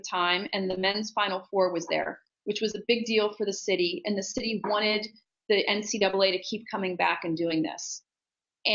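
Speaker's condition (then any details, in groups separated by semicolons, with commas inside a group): No condition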